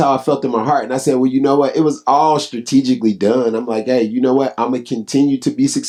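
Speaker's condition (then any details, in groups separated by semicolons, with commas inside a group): No condition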